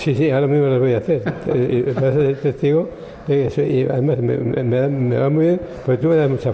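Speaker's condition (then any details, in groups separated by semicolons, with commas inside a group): Parkinson's disease; about 19 years since onset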